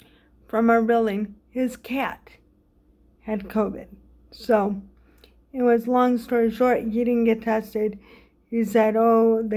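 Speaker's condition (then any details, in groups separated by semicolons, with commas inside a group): Cerebral palsy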